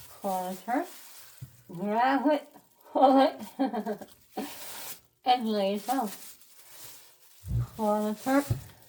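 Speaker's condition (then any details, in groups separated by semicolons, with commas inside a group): Head and neck cancer; tracheostomy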